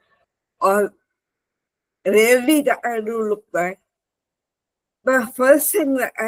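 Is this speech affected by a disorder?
Yes: cerebral palsy; spastic left hand.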